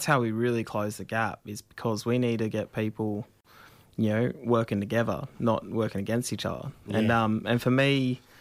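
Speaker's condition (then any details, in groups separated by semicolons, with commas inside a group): No condition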